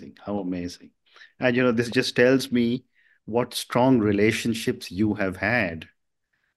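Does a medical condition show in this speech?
No.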